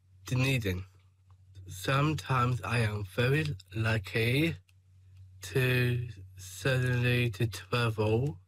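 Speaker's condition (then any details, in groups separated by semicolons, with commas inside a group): Down syndrome; 21 years old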